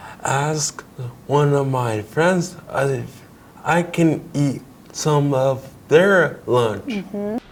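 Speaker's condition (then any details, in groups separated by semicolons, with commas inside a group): Traumatic brain injury; severe brain injury; Rancho level six, confused but appropriate, memory problems, therapy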